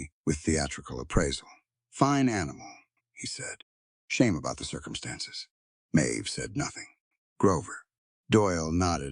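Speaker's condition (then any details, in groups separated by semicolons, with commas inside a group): No condition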